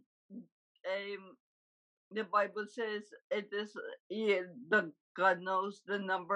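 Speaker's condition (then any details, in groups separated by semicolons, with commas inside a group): Huntington's disease; confirmed by genetic test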